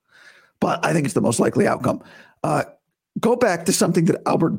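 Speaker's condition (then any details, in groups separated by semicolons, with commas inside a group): Vocal cord surgery recovery; voice still sounds bad to new listeners, best in two weeks, talking painless, not yet back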